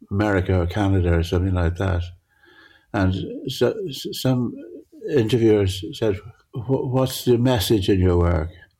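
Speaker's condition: Parkinson's; altered visual perception

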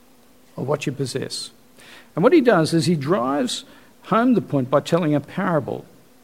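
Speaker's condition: No condition

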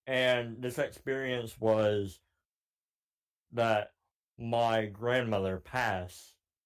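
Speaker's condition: Cleft palate; cleft palate since childhood

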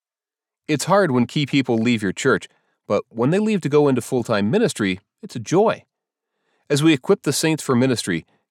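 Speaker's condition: No condition

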